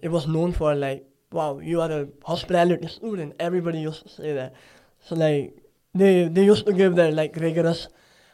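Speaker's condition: Cleft palate; speech sounds different

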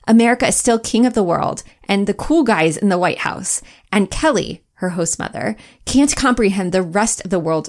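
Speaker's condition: No condition

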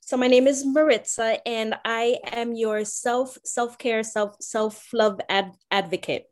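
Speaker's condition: Stuttering; long-standing, has always tended to stay quiet because of it; stutters while talking on podcast, gave first workshop a week ago; word and part-word repetitions, entre- entrepreneur; host says stutter barely noticed; repeated sounds, repeated words

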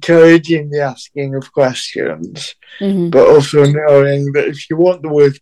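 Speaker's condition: Cerebral palsy

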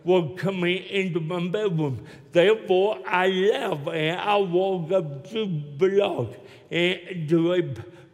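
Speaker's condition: Cerebral palsy; neck operation

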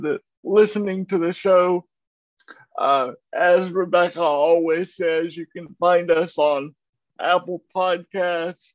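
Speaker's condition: Cerebral palsy; moves at a slow pace

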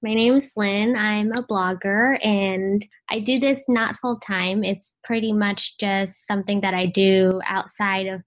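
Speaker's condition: No condition

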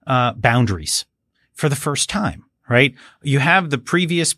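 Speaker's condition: No condition

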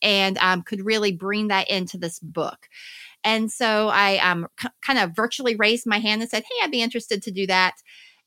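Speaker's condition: No condition

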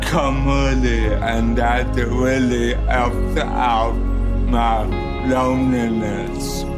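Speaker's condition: Cerebral palsy; cerebral palsy from birth

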